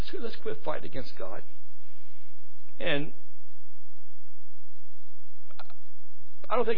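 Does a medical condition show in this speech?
Yes: stuttering; lifelong stutter; stuttering amount varies, heavy stuttering greatly lengthens speaking time; here blocks.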